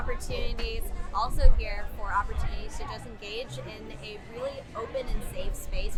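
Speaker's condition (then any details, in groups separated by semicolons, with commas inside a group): No condition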